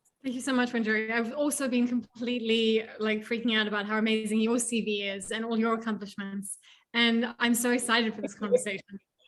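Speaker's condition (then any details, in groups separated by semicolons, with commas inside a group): No condition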